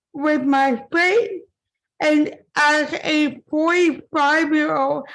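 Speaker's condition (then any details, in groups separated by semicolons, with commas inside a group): Cerebral palsy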